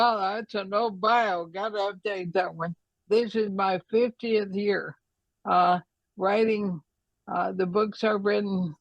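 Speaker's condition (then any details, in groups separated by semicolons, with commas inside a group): ALS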